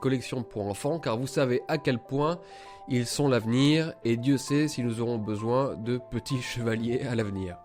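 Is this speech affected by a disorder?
No.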